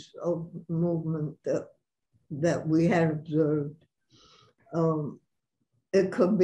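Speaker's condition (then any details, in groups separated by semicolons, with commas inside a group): Parkinson's; about six years since onset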